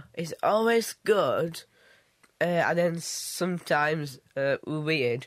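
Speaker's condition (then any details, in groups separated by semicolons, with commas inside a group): Down syndrome; child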